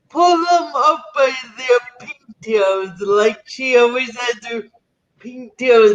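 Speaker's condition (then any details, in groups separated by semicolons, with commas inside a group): Cerebral palsy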